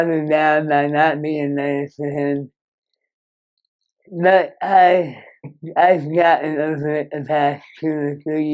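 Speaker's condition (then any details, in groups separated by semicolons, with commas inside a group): Moebius syndrome; severe nerve damage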